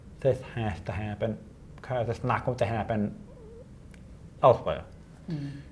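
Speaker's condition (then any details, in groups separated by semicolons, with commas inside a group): Deafness; uses Roger Voice app captioning phone calls instantly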